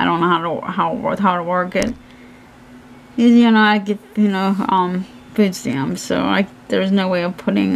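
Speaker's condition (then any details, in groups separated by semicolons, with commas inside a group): Cerebral palsy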